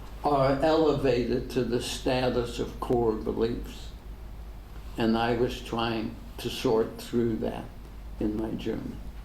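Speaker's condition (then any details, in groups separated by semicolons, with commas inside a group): ALS; degenerative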